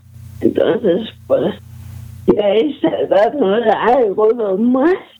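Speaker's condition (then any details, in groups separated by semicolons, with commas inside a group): Cerebral palsy; walks slowly, no wheelchair, difficulty moving and handling objects, types on standard computer with fingers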